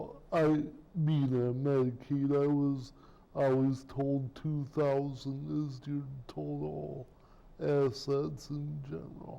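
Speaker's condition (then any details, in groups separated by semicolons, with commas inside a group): Cerebral palsy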